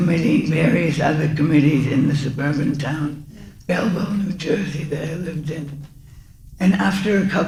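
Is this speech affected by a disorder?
Yes: Parkinson's.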